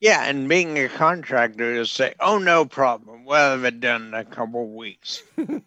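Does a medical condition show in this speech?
Yes: bulbar onset ALS; bulbar onset Lou Gehrig's disease, neurological, affects nerves and muscles, mouth, nose, throat first, then hands; progressing, hands slow, walking and running harder, outwardly looks unaffected; severely impaired, very slow, likened to elderly drunk man, calls self unable to talk.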